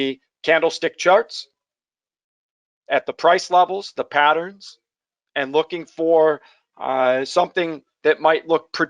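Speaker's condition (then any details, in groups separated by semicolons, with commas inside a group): No condition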